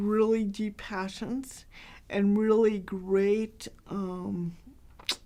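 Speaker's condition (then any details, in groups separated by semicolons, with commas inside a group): Cerebral palsy; very mild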